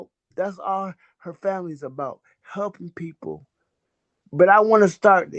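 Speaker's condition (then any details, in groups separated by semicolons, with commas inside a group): Cerebral palsy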